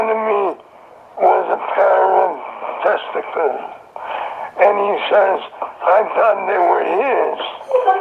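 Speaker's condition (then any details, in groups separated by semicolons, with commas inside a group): Throat cancer; survivor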